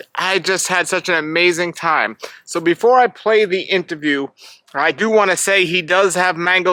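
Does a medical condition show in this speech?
No.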